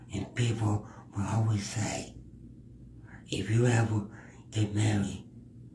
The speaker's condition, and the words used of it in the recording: Cerebral palsy. Throughout elementary, throughout junior high, and throughout high school, yeah. I was bullied because my speech, because of my, the way I talk,